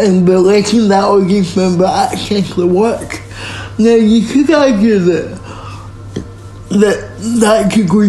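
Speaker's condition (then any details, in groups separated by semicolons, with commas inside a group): Speech impairment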